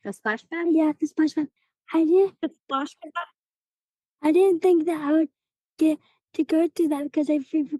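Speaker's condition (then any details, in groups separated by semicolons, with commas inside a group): Cerebral palsy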